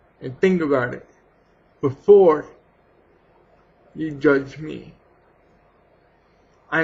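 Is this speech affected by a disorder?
Yes: cerebral palsy; has had surgery.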